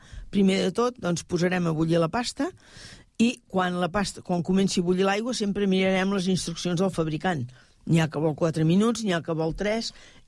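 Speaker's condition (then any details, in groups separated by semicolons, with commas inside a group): No condition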